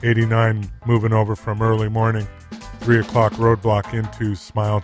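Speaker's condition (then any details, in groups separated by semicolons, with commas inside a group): No condition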